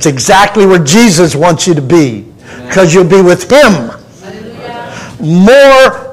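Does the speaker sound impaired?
No.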